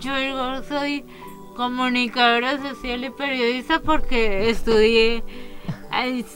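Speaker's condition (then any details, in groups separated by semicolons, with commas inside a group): Cerebral palsy; cerebral palsy from birth complications, special programs in Leticia alternating with school in childhood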